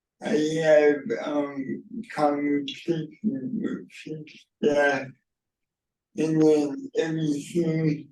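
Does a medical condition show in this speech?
Yes: cerebral palsy.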